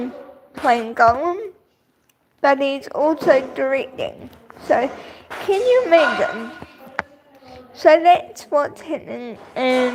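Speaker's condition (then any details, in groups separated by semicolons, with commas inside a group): Cerebral palsy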